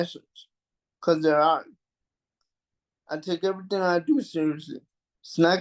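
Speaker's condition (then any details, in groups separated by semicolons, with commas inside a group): Cerebral palsy; takes deep breaths while speaking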